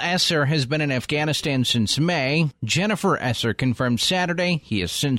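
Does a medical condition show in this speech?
No.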